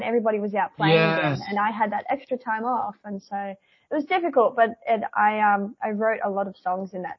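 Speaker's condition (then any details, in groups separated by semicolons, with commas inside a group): Cleft palate; palate not closing correctly before revision, now projects with ease, more singing control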